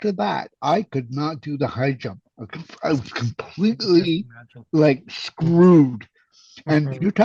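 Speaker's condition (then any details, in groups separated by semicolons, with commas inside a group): Cerebral palsy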